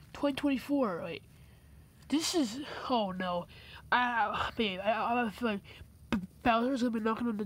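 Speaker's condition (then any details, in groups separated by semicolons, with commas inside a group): No condition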